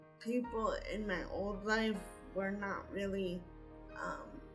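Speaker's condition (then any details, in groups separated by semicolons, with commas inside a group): Cerebral palsy; from birth; diagnosed about age 5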